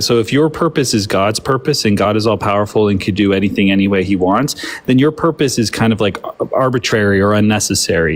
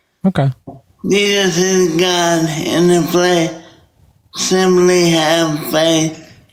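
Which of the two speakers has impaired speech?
The second: traumatic brain injury; injury effects audible in voice.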